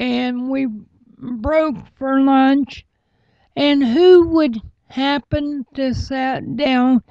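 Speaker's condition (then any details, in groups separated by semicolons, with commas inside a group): Cerebral palsy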